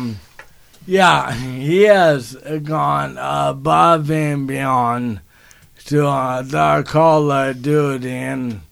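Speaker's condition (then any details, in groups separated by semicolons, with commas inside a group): ALS; motor neuron disease, onset with speech impairment and right hand weakness; diagnosed about one year ago, needs help getting dressed, cannot tie own shoes; speech impairment noticed before diagnosis, prompted doctor visit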